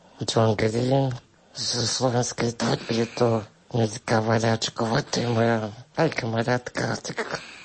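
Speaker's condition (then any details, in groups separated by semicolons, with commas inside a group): Spinal muscular atrophy with tracheostomy; 24 years old, ventilator-assisted breathing via tracheostomy, progressive loss of ability to move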